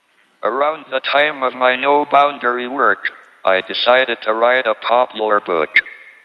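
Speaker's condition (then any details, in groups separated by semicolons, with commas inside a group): ALS, tracheotomy, speech-generating device; lost voice due to tracheotomy, robotic American-accented synthesized voice, earlier natural speech deteriorated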